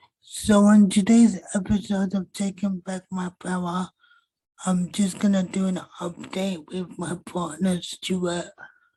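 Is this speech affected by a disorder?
Yes: cerebral palsy.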